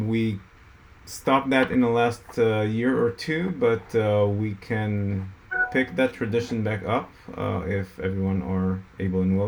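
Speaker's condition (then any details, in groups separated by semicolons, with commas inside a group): No condition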